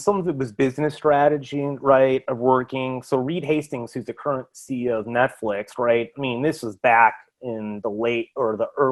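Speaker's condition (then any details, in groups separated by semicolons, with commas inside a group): No condition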